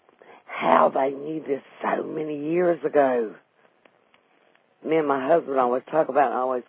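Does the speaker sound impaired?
Yes: vocal cord paralysis after stroke, unilateral vocal fold paralysis; familial stroke at age 35, one vocal cord paralyzed, wheelchair user, left hand slightly impaired; more than 6 years after stroke, types with one hand; can no longer sing since vocal cord paralysis.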